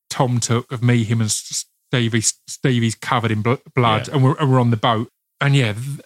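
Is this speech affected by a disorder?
Yes: stammer; sticking type rather than repetition type, uncontrollable; mostly unnoticed by listeners, plans breathing to avoid stammering on takes; here repeated sounds, prolonged sounds, blocks.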